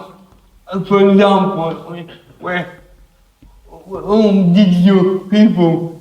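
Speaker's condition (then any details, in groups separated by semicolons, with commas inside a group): Cerebral palsy; affects hands; uses personal assistant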